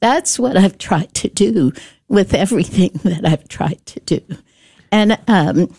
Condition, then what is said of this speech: Spasmodic dysphonia. But they understand that I have this voice problem.